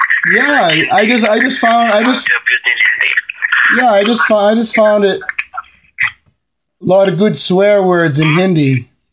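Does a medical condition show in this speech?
No.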